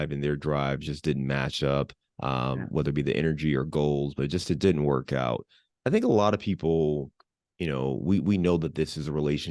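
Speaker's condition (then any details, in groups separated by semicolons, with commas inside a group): No condition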